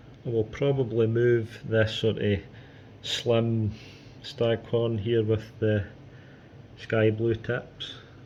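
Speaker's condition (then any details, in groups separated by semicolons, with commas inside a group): No condition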